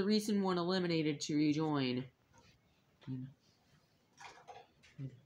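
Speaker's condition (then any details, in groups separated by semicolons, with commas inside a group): No condition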